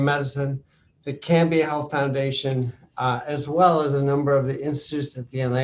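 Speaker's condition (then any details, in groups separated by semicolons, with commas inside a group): Bulbar onset ALS, mild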